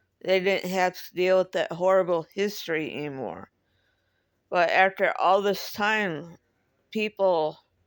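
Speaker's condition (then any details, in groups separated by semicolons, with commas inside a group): Cerebral palsy; speaks differently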